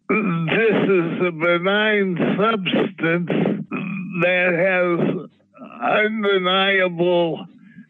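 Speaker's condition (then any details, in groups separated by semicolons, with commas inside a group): Parkinson's disease; preferred by tincture dropper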